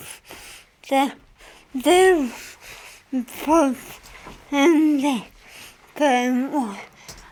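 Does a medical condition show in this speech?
Yes: cerebral palsy; from birth.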